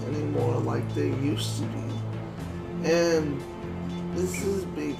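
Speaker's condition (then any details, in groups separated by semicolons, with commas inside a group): Cerebral palsy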